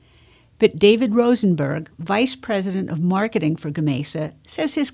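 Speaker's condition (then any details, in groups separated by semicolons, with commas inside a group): No condition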